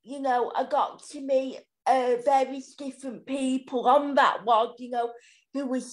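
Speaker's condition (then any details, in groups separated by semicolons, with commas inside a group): Cerebral palsy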